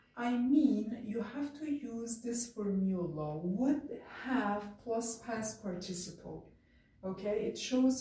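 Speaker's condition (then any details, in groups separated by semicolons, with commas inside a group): No condition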